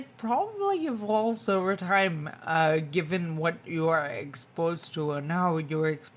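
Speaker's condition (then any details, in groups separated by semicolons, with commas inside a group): Spinocerebellar ataxia type 2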